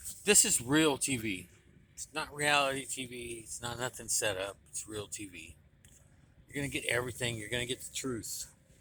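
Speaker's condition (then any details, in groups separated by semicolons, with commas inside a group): No condition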